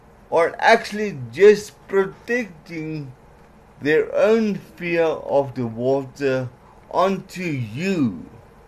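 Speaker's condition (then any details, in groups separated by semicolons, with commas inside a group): Cerebral palsy; trouble formulating words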